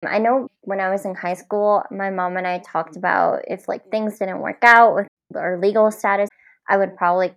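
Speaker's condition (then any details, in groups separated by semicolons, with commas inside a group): Cleft palate; congenital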